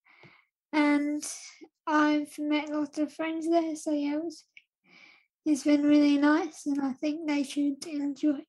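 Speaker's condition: Cerebral palsy, spastic dystonic quadriplegia

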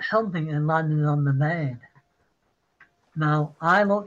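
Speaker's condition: Parkinson's; citing Parkinson's

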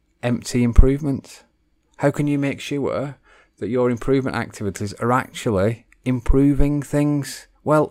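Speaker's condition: No condition

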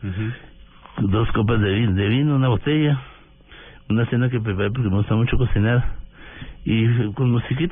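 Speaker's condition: Parkinson's disease; Parkinson's disease present on return to Bogota, tremor, stooped posture at times, weakness; voice trembles at times, neurologist-prescribed walking, running and tennis; voice sometimes trembles, sometimes intelligible, sometimes not understood at all

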